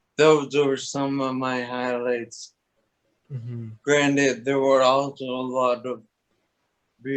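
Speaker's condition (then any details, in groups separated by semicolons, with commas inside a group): Toxic leukoencephalopathy, locked-in syndrome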